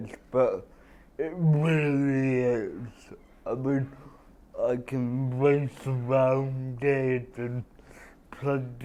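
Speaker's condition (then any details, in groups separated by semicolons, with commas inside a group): Cerebral palsy; caused by birth injury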